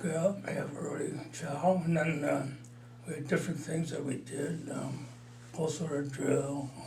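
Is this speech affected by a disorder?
Yes: Parkinson's disease; mild, about four years.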